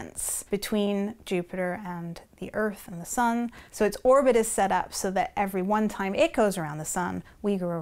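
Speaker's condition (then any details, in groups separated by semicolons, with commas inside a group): No condition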